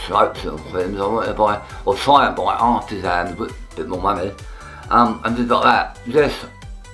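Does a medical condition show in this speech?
Yes: tongue cancer; half tongue removed.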